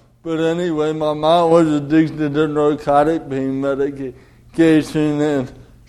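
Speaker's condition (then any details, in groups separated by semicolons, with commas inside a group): Cerebral palsy; oxygen loss at birth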